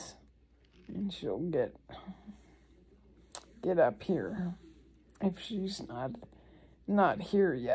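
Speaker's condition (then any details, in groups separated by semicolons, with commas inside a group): ALS; breathing difficulty eased by medication, could decline suddenly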